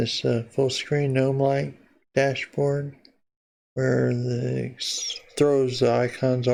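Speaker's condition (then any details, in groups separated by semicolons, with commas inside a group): Parkinson's disease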